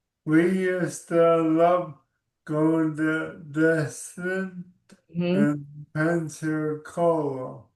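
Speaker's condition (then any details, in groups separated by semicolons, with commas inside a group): ALS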